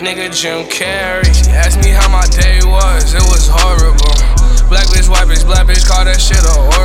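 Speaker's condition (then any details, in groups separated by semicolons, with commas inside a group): No condition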